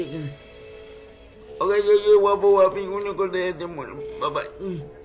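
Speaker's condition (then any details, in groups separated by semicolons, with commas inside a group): Cerebral palsy; speech affected by cerebral palsy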